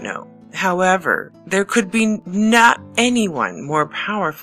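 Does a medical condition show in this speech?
No.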